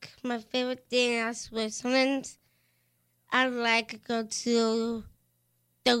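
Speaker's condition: Down syndrome; extra 21st chromosome, present from conception; 15 years old

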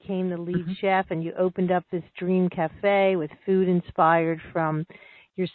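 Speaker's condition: No condition

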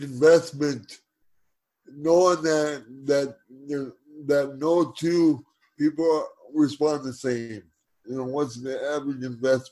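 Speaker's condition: Cerebral palsy; present from birth, muscle spasticity, wheelchair user for mobility; considering hyperbaric oxygen therapy for spasticity

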